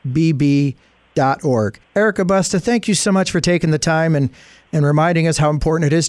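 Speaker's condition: No condition

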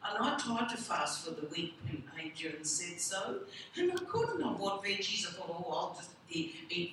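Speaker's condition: No condition

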